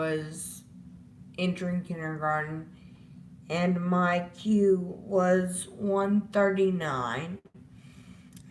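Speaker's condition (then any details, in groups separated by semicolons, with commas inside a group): Disability causing slurred speech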